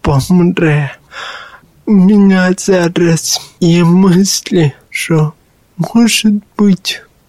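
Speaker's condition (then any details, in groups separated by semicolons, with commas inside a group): Cerebral palsy; since birth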